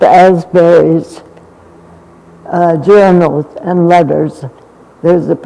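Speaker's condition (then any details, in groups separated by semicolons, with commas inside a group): Essential tremor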